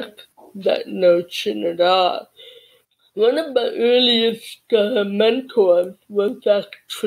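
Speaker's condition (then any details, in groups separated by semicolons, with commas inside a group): Cerebral palsy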